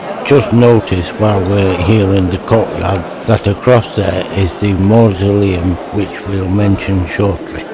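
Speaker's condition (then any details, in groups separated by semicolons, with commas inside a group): Motor neuron disease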